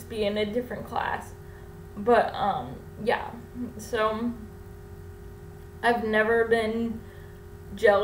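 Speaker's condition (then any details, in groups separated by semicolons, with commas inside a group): Cerebral palsy; wheelchair use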